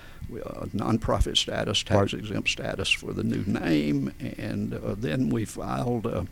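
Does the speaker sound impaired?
Yes: spasmodic dysphonia; no known cause.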